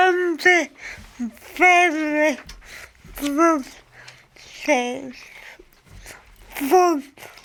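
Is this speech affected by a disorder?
Yes: cerebral palsy; from birth.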